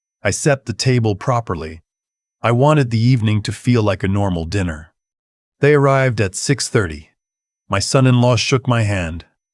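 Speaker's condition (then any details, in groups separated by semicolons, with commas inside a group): No condition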